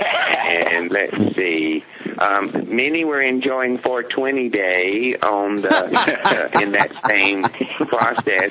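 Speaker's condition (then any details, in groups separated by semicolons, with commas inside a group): No condition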